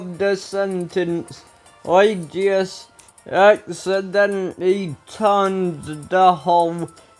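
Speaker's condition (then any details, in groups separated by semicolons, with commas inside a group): Ataxia; speech recently worse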